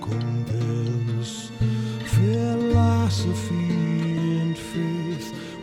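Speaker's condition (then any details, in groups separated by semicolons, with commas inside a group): No condition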